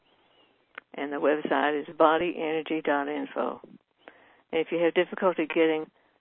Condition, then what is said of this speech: Parkinson's disease. I appreciate your inviting my shaky voice.